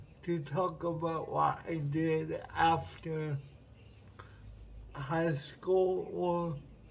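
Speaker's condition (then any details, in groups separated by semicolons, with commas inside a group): Cerebral palsy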